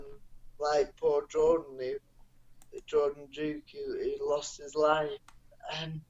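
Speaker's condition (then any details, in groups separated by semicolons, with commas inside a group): Cerebral palsy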